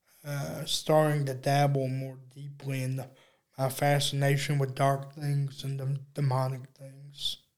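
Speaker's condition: Cerebral palsy; unable to walk

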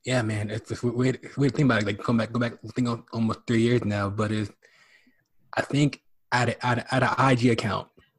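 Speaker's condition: Stutter and lisp; self-practiced slower speech and clearer enunciation; still has stutter, improved through practice since first podcast episode; works on talking slower and enunciating; repeated sounds, repeated words

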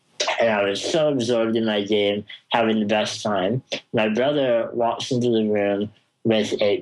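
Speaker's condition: Spinal muscular atrophy; affects all muscles including jaw and tongue, little to no control of four limbs

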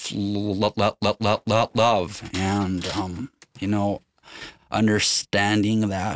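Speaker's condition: Stutter; long-standing, long tried to hide it; stuttering evident during recording; sound and word repetitions, repeated fillers uh, hesitations and restarts; repeated sounds

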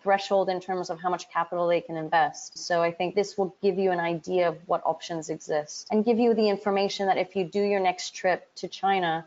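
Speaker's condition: No condition

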